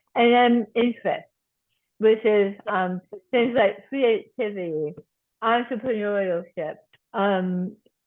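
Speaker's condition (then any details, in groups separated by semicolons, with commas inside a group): Tongue cancer surgery and reconstruction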